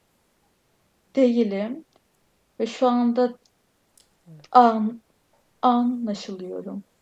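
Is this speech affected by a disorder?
Yes: stuttering; other stutterers in family, attends stuttering self-help groups; stuttering a lot during recording; frequent part-word and syllable repetitions, fillers, heavy stuttering; here repeated sounds, blocks.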